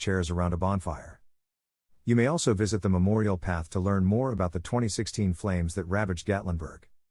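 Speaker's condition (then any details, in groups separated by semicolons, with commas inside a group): No condition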